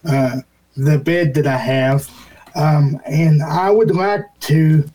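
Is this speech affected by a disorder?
Yes: cerebral palsy; needs ramps, single-level home or way to get upstairs; home would need modification to suit needs.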